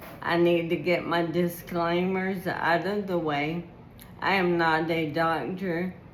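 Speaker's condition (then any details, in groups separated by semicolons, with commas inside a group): ALS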